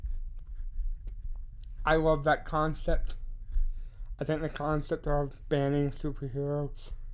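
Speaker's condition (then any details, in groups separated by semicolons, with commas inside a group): Cerebral palsy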